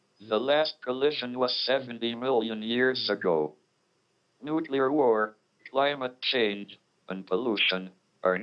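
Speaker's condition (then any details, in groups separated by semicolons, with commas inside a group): Motor neurone disease (ALS), speech-generating device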